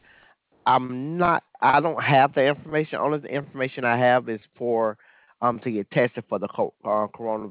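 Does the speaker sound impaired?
No.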